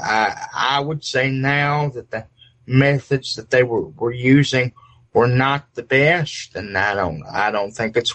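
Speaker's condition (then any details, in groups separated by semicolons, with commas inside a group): Cerebral palsy; uses electric wheelchair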